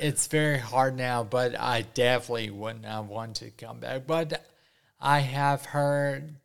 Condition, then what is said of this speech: Ataxia. And now, I mean, I know you think that you have a slight speech impediment.